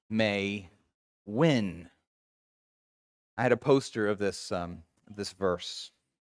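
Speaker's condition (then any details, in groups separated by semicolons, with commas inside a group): No condition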